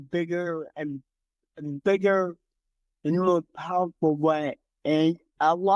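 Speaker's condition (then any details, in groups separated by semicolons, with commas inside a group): Cerebral palsy; from birth, entire left side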